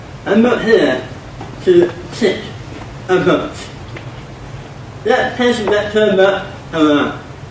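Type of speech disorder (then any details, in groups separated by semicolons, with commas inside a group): Dysarthria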